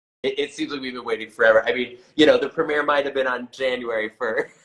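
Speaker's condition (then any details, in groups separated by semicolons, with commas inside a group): No condition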